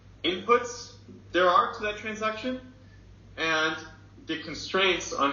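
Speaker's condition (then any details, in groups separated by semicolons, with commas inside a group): No condition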